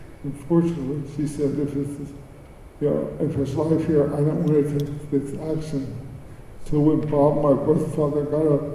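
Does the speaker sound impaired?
Yes: cerebral palsy; speech.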